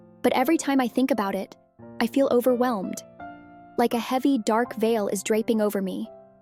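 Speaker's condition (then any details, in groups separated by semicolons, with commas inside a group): No condition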